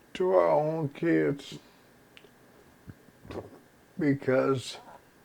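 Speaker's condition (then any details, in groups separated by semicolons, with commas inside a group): ALS; progressive terminal illness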